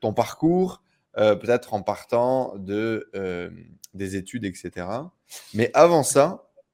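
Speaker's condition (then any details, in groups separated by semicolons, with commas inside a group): No condition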